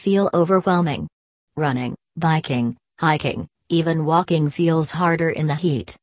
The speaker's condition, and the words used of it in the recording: No condition.